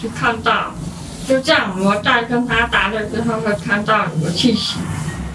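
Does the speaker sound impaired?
Yes: hearing impairment; pink hearing aids, hearing impaired from childhood, first diagnosed sensory integration disorder, cannot hear shuttle without aids; formerly reluctant to speak, mother pushed speaking, now converses with hearing people.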